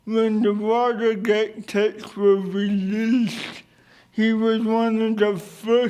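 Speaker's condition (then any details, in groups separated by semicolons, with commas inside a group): Cerebral palsy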